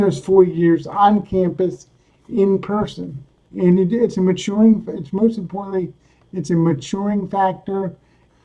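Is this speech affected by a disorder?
Yes: cerebral palsy; speaks coherently.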